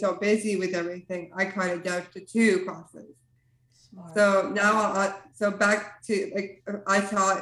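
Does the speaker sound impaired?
Yes: Down syndrome.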